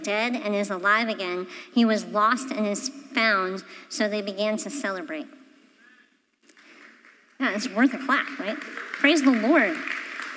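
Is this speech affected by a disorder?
Yes: cleft palate; congenital, missing section of roof of mouth, jaws did not form correctly, reconstructive surgery at age 16; voice sounds different, half of voice vibrations go through nose, nasal resonance.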